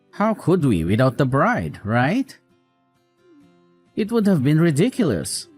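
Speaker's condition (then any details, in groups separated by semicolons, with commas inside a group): No condition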